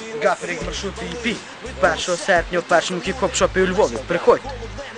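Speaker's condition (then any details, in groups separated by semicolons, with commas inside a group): No condition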